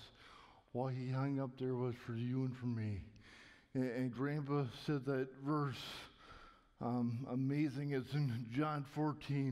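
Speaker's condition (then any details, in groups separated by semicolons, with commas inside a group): Cerebral palsy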